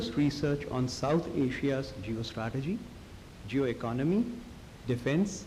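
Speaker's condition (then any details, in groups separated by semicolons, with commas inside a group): No condition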